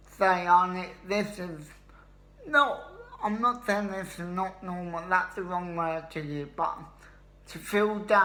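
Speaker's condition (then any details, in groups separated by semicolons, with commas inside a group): Cerebral palsy; obvious speech impediment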